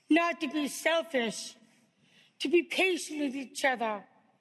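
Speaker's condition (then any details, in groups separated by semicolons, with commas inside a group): Down syndrome; diagnosed at birth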